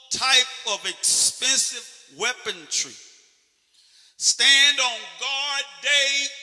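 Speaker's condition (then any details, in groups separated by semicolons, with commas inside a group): No condition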